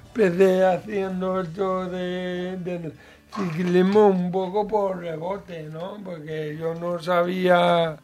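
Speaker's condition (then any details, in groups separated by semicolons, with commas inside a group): Cerebral palsy; mild, lesser degree of disability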